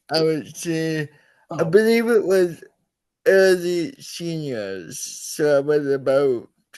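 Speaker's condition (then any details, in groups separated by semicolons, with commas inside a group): Cerebral palsy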